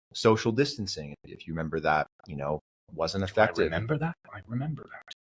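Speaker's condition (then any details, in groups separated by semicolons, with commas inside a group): No condition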